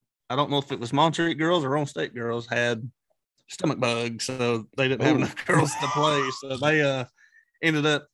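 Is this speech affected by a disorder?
No.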